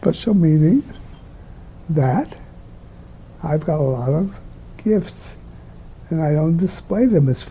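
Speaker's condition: Lou Gehrig's disease; ALS, terminal, onset mid-70s, early tiring walking half block, two years diagnosis to death, lost walking, standing, self-care; wheelchair user, arms still move somewhat; speech difficult but still possible, able to speak until nearly the end

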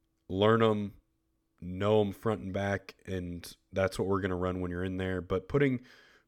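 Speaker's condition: No condition

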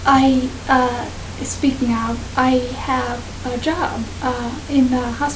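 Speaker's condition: Aphasia after stroke; nearly died from stroke; ongoing recovery from stroke and aphasia; short fragmented phrases, unfinished sentences, word errors

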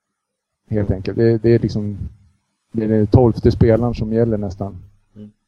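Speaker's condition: No condition

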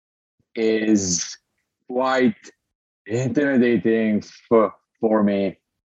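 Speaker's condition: Stutter; stutter since birth in Lebanon, speaking disability, breathing technique partly controls it, Toastmasters practice; stutters openly during interview, experienced public speaker; audible stutter, pauses may sound like internet lag; repeated sounds, prolonged sounds, blocks

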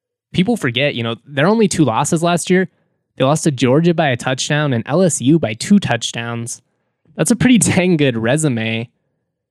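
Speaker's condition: No condition

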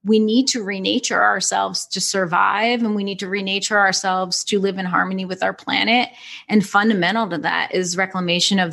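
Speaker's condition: No condition

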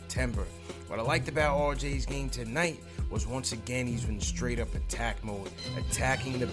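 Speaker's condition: No condition

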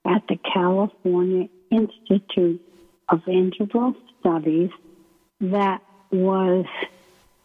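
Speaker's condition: ALS; limb onset in right foot

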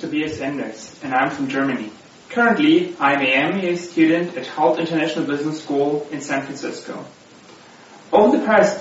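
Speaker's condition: No condition

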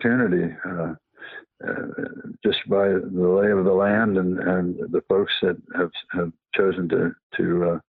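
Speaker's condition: Parkinson's; past cancer

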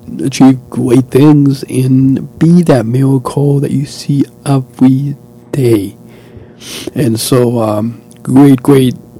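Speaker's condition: Stuttering and language disorder; severe language disorder; repeated words, blocks

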